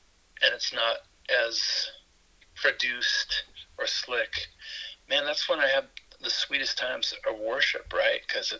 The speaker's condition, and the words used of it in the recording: Stuttering. Like, I'm pretty fluent even in this conversation, but there are times where I can hardly get two